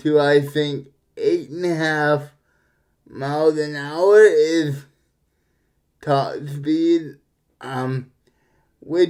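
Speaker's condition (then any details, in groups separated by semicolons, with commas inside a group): Cerebral palsy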